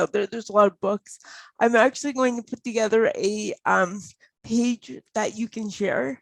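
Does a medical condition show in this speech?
Yes: cerebral palsy; mainly fine motor and speech.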